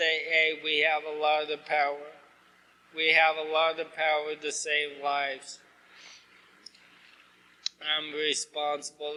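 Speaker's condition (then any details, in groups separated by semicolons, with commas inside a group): ALS; asked to talk slower, clearer, losing voice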